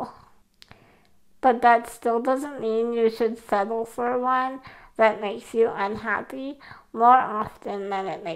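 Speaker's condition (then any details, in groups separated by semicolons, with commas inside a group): Spinal muscular atrophy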